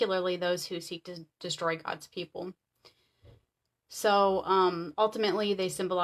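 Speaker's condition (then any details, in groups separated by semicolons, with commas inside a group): No condition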